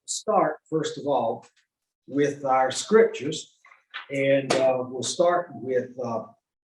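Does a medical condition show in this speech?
No.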